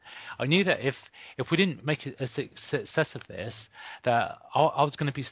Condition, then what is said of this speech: Stuttering. So the thing, you know, I stammered a bit then, but the thing with me is I knew